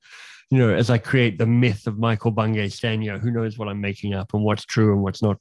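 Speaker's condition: Cleft lip and palate; congenital genetic cleft lip and palate, palate open to nose, lip unjoined, surgery when young; slight speech impediment, a bit leaky on some sounds

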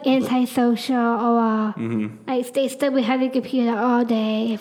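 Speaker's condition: Down syndrome; congenital

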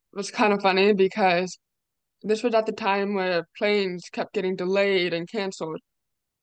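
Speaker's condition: Deafness; deaf or hard of hearing

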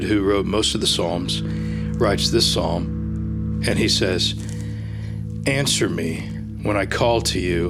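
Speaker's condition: No condition

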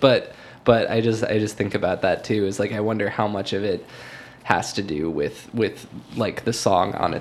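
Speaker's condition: No condition

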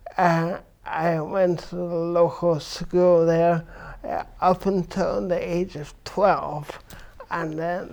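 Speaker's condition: Cerebral palsy; from birth

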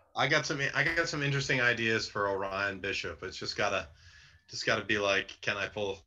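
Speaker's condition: No condition

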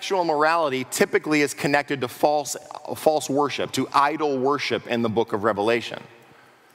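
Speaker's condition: No condition

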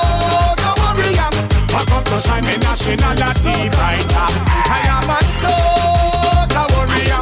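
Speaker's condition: No condition

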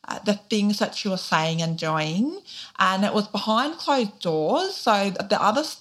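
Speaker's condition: Deafness, profound; weekly private speech therapy in childhood, speaks clearly, bilingual Auslan and spoken English

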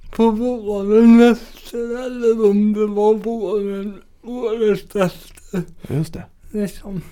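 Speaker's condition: Cerebral palsy; mainly affects speech and balance

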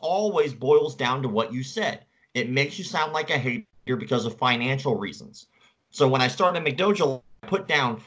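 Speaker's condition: Cleft palate; congenital cleft palate

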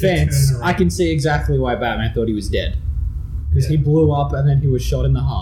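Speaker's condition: No condition

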